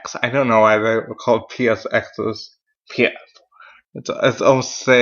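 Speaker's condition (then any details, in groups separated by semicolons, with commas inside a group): Cerebral palsy; mild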